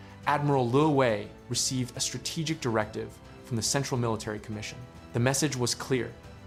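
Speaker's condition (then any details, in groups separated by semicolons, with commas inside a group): No condition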